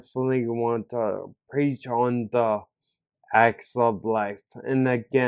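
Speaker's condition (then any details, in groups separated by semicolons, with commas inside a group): Ataxia; caused by stroke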